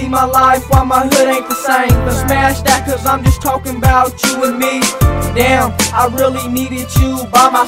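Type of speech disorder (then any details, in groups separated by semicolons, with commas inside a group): None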